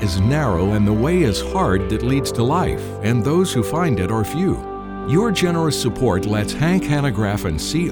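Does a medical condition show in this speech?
No.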